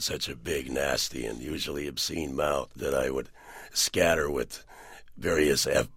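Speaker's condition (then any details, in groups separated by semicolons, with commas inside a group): Partial laryngectomy for throat cancer; 80% larynx removed, Cleveland Clinic experimental surgery attached left neck muscles; years after surgery, voice improved, still noticeably altered, complimented as sexy; mute about two years after surgery, then sounded like Brando in the Godfather, long-term trach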